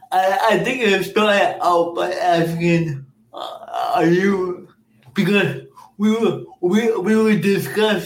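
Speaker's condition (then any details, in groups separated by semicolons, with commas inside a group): Cerebral palsy; caused by oxygen loss at birth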